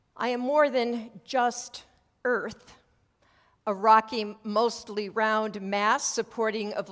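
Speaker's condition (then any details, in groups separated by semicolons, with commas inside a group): No condition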